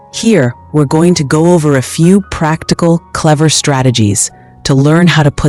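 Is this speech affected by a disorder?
No.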